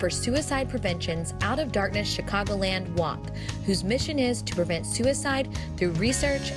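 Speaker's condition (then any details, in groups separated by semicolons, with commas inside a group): No condition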